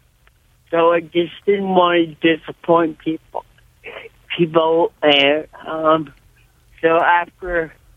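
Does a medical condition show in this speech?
Yes: cerebral palsy, severe.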